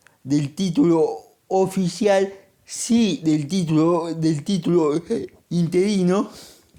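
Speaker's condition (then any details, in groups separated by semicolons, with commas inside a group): Cerebral palsy; monthly medication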